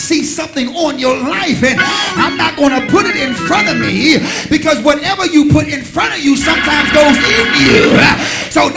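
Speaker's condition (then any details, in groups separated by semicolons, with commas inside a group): No condition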